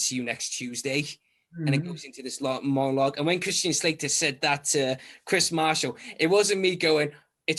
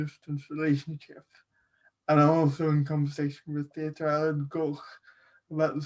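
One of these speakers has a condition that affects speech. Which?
The second: cerebral palsy; predicted would not talk, childhood speech disordered, deemed unable to speak.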